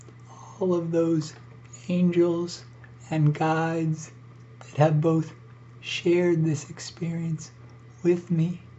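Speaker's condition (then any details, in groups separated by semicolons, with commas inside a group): ALS; neurodegenerative, physical function lost; breathing increasingly difficult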